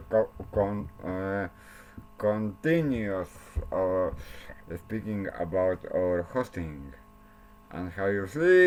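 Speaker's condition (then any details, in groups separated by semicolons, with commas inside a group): Cerebral palsy; since birth; speech not very clear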